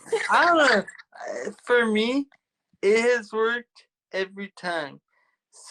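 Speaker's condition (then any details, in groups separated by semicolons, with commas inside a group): Traumatic brain injury; ongoing therapy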